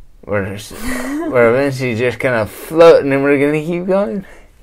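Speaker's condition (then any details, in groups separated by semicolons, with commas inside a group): Traumatic brain injury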